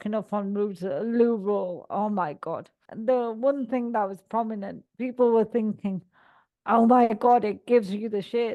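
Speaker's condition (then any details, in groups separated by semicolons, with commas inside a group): Cerebral palsy; all four limbs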